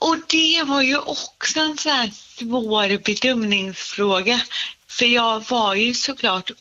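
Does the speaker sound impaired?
Yes: cerebral palsy; congenital, motor function affected throughout body, walks and stands, somewhat poorer balance; speech slightly affected.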